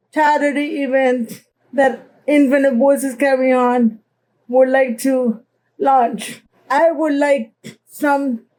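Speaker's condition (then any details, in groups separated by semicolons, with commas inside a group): Cerebral palsy; present from birth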